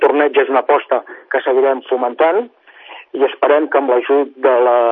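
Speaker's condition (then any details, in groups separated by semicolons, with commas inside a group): No condition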